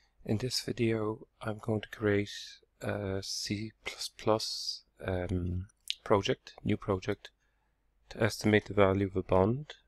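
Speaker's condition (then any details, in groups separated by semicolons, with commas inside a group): No condition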